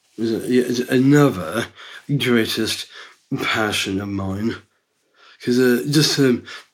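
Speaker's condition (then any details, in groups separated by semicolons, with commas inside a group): Down syndrome; from birth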